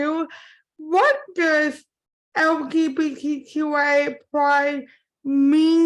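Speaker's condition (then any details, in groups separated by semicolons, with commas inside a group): Cerebral palsy; impaired speech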